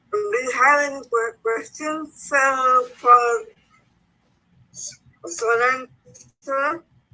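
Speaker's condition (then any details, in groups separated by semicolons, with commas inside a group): Cerebral palsy; speech affected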